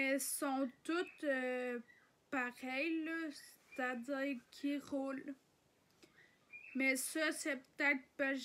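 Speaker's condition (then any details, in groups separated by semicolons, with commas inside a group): Ataxia; degenerative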